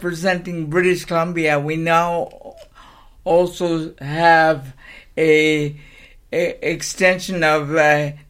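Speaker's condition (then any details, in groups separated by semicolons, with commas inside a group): Cerebral palsy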